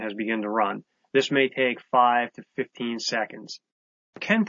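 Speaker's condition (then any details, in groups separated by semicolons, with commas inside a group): No condition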